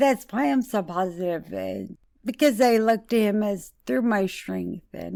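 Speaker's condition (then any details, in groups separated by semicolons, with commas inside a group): Multiple sclerosis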